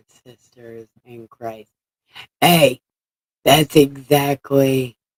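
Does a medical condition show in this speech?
Yes: brain injury; about 10 years after injury.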